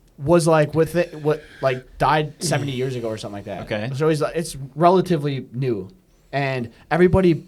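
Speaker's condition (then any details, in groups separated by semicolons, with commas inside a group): No condition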